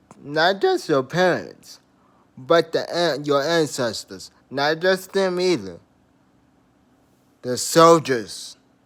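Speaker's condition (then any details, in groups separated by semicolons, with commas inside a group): Traumatic brain injury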